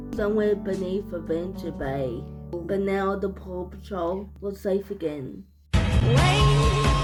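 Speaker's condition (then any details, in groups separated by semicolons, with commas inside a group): Cerebral palsy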